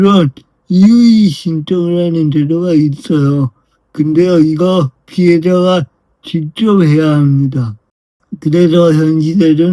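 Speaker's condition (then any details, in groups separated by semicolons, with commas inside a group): Brain lesion disability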